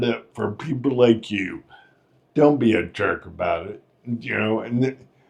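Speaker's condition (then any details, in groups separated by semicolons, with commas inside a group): Friedreich's ataxia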